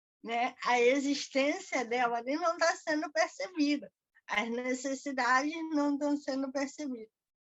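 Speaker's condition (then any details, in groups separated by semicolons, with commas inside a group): Cerebral palsy; diagnosed at about one year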